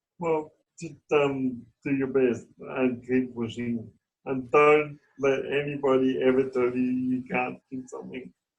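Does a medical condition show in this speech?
Yes: cerebral palsy.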